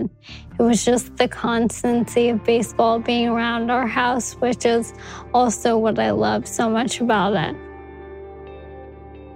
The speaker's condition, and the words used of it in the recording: ALS (motor neuron disease). Was appearing on podcasts and shows, her speech was being affected by ALS, and more people are asking questions.